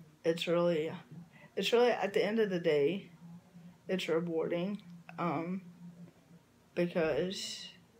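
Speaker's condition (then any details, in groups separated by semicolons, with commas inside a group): Cerebral palsy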